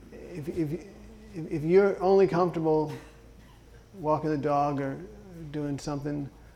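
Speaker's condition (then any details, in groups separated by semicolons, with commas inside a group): Parkinson's disease; Jayco's gym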